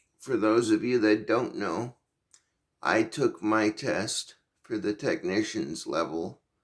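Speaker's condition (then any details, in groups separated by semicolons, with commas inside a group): Cerebral palsy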